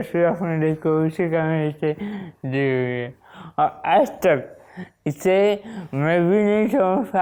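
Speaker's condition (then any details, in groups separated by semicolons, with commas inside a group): Wilson's disease; onset at age 16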